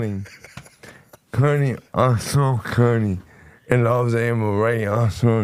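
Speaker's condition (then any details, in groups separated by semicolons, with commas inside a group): Motor neurone disease; shoulder onset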